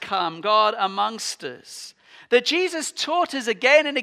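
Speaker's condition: No condition

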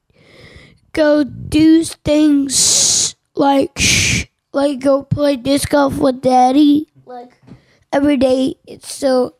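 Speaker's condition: Williams syndrome; eight years old, former speech therapist Martha Davis, Bell Center, early physical and occupational therapy

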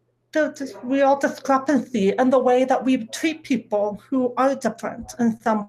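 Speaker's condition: Deafness; cannot hear voice calls or megaphones, needs to see faces, uses captioned video calls

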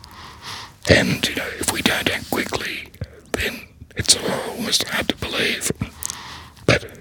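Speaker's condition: Laryngectomy, voice prosthesis

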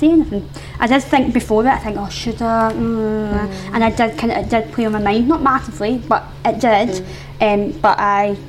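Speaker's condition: Isolated cleft palate; congenital isolated cleft palate, lip not involved, surgeries through childhood and adulthood, jaw surgery for underbite from impaired jaw growth; noticeable speech difference, bar staff often not understanding, partner first took it for accent, sometimes exaggerated at cleft events

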